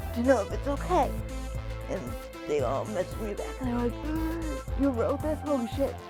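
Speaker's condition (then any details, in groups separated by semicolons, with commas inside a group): Cerebral palsy; 23 years old, types with two fingers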